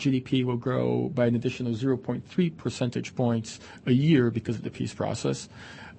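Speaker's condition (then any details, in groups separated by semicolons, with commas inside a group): No condition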